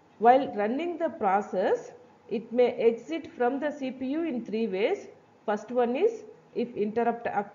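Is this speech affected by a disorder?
No.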